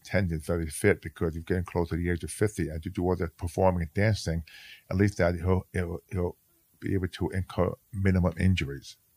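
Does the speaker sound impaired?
Yes: hearing loss; with severe speech impediment as a kid.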